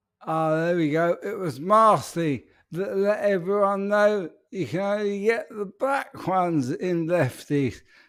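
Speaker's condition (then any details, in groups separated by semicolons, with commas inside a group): ALS; speech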